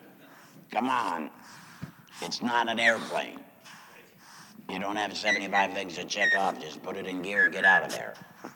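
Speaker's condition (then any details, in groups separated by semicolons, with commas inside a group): Laryngectomy; says used to serve God with voice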